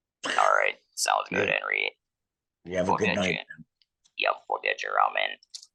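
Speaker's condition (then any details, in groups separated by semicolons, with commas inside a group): Laryngectomy, electrolarynx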